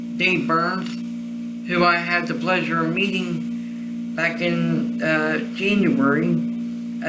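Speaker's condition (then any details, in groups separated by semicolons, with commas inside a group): Cerebral palsy; voice sound affected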